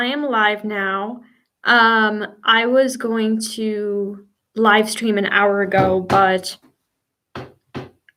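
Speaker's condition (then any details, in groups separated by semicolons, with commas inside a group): No condition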